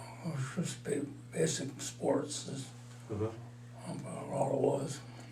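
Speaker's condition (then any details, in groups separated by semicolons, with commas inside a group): Parkinson's disease, mild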